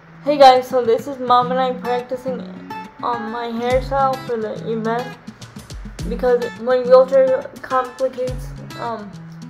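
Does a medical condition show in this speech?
Yes: cerebral palsy; motorized wheelchair with headrest.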